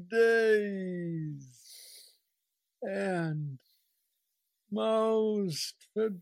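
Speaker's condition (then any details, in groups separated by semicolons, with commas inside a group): Parkinson's disease; neurostimulator brain implant after 2 years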